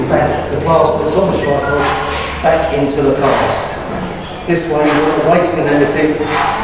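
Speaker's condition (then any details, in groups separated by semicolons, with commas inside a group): No condition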